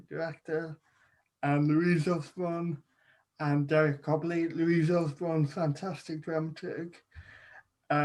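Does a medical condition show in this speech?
Yes: cerebral palsy.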